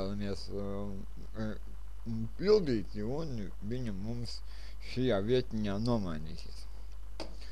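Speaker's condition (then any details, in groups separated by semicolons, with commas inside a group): Cerebral palsy; since birth; speech not very clear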